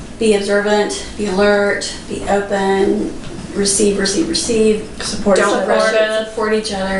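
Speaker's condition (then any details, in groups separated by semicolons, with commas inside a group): No condition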